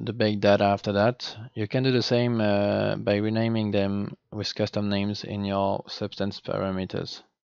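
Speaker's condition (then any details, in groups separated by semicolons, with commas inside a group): No condition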